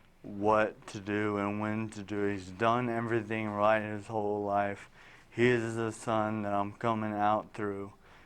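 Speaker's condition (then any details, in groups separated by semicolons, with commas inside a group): Traumatic brain injury; caused by car accident; now walking and talking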